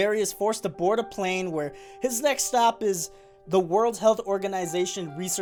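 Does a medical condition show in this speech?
No.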